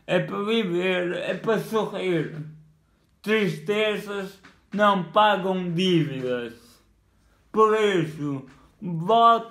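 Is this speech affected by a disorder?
Yes: cerebral palsy.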